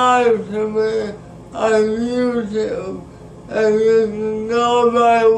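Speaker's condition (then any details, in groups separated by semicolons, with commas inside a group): Speech impairment after birth surgery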